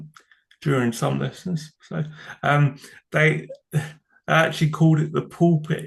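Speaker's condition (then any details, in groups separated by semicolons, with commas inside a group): Cerebral palsy; from birth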